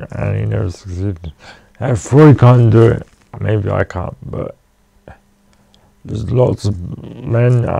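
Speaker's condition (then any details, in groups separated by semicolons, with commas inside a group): Cerebral palsy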